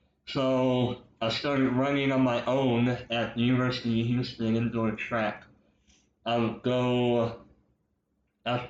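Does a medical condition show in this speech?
Yes: cleft lip and palate, popliteal pterygium syndrome; over 30 operations until age 14 including lip and palate correction.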